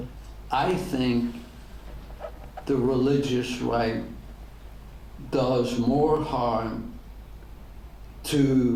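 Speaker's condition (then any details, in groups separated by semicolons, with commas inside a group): ALS; degenerative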